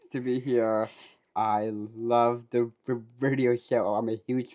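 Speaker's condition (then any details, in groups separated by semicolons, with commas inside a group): Down syndrome; does public speaking, gave recorded speech how do you see me, speaking live on radio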